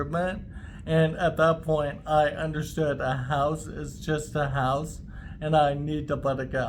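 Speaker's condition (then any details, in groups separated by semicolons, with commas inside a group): ALS; voice affected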